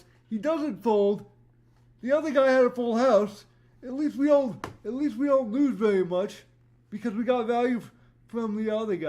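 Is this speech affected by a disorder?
Yes: cerebral palsy; voice tone sometimes odd.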